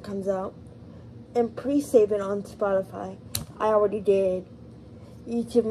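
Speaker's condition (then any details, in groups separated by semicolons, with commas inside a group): Cerebral palsy; tight muscles, increased muscle tone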